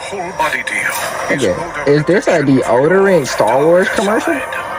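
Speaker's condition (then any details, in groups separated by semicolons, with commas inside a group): No condition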